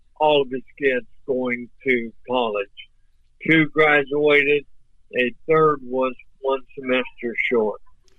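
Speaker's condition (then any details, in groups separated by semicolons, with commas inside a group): ALS; voice off but clear and understandable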